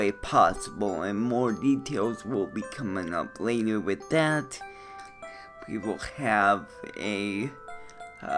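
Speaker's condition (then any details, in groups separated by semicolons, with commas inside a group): Cerebral palsy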